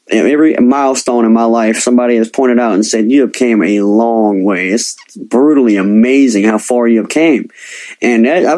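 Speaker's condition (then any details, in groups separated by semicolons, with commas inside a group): Cleft lip and palate; present from birth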